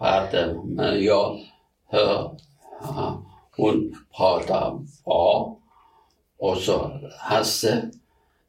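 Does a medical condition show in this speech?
Yes: aphasia; about seven years since onset; working on getting speech back; thinks clearly, knows words in head but cannot get them out, fillers, repetitions, word-finding errors, short phrases.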